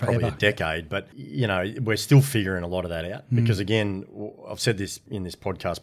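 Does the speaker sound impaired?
No.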